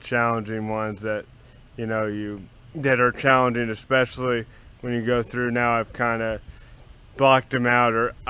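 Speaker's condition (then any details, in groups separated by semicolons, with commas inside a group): Cerebral palsy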